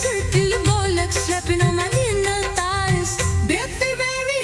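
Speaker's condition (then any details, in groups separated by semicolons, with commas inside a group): No condition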